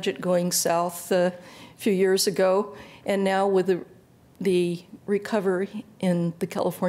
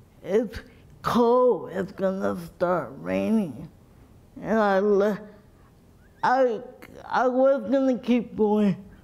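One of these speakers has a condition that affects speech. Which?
The second: cerebral palsy; present from birth, premature; sleep apnea; breathing problems from sleep apnea.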